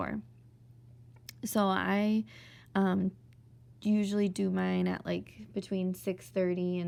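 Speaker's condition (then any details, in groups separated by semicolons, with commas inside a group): No condition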